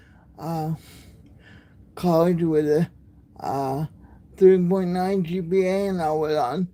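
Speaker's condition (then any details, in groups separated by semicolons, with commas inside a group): Cerebral palsy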